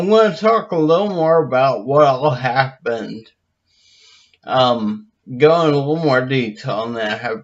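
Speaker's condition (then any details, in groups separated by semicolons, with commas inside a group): Brain injury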